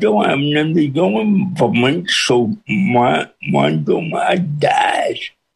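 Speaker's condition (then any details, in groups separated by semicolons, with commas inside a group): Cerebral palsy with speech impediment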